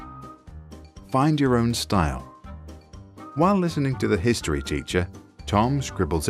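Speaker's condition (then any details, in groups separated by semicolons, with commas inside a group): No condition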